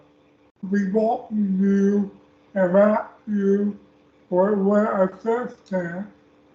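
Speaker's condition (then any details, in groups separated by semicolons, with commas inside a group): Speech impairment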